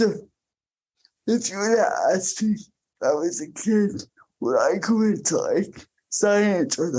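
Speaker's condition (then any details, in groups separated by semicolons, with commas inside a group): Cerebral palsy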